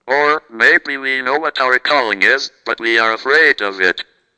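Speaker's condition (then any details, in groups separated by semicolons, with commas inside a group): Cerebral palsy, speech-generating device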